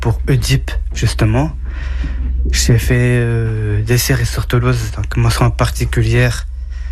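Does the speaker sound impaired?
Yes: Down syndrome; from birth, diagnosed by doctor at birth; age 35.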